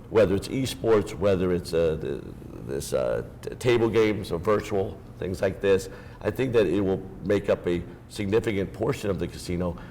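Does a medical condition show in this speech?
No.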